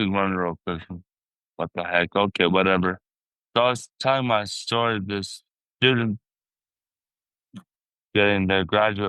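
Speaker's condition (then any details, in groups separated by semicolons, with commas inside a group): Traumatic brain injury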